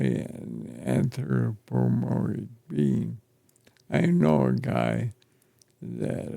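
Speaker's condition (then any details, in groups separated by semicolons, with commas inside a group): ALS; affects chest and throat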